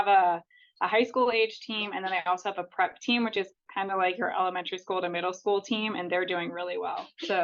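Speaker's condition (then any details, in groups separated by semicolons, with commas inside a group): No condition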